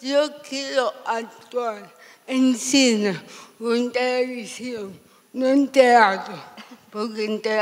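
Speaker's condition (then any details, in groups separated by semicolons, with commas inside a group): Severe cerebral palsy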